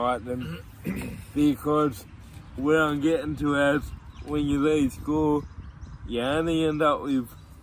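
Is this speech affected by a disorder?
Yes: cerebral palsy; from birth, tight muscles.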